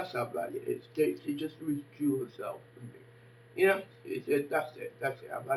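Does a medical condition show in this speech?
Yes: facial palsy; can barely hear own speech.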